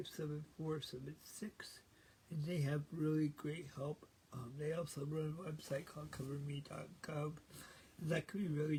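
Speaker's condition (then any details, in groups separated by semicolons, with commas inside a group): Cerebral palsy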